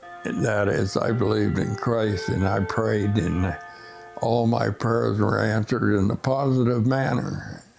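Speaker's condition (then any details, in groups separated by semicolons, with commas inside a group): Essential tremor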